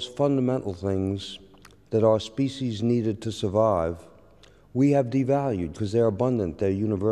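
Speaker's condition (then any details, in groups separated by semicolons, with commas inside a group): No condition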